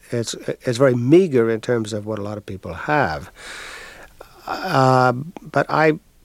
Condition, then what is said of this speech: Stuttering. I wanted to ask you a question about your stutter.